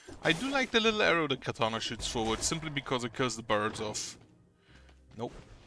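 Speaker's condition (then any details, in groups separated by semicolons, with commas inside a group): No condition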